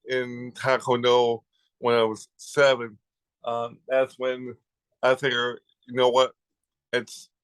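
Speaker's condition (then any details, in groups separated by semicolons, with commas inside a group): Cerebral palsy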